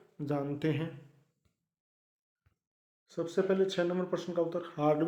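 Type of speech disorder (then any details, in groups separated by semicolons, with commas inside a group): None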